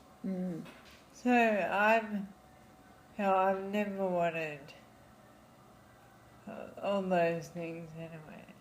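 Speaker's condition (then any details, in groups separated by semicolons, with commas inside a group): Friedreich's ataxia; diagnosed in childhood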